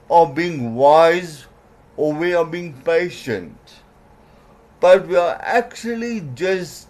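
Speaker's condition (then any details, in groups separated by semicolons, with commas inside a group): Cerebral palsy; some words unclear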